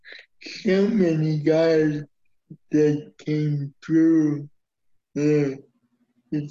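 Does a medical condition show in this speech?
Yes: cerebral palsy; uses wheelchair.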